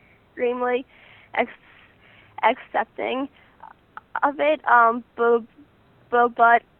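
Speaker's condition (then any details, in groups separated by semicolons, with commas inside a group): Stuttering; stuttering since beginning to talk, speech therapy with own speech therapist; needs extra time to speak, letters to teachers, friends avoid filling in words; repeated sounds, blocks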